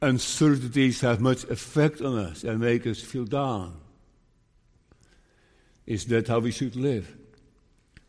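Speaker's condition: Parkinson's disease; sometimes stutters and blurs words, still preaching

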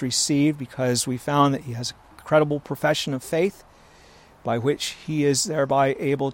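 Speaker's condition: No condition

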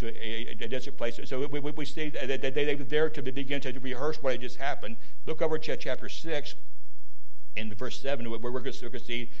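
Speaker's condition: Stuttering; stutter as usual way of talking, recent neck surgery; throat may get scratchy during talk, Halls lozenges at hand; worse when unwell, mistaken for stroke by Life Squad paramedics; repeated sounds, repeated words, prolonged sounds

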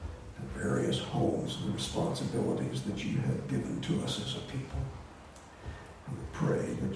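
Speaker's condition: Voice disorder; not contagious

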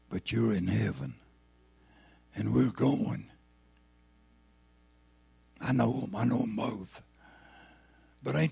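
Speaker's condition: Throat cancer, lost vocal cord; kept trying to preach with no voice

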